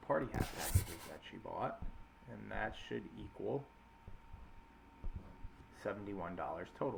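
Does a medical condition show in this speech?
No.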